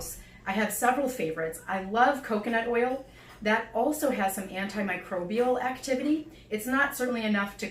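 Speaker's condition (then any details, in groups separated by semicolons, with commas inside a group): No condition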